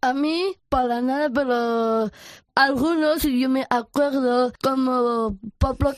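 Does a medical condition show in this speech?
Yes: Down syndrome; congenital, extra copy of chromosome 21.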